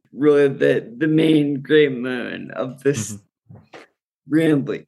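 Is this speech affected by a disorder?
Yes: Friedreich's ataxia; genetic neuromuscular condition, present from birth, normal childhood, slowly worsening, diagnosed in college.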